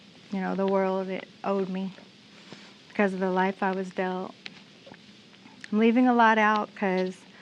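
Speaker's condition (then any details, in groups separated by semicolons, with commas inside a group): No condition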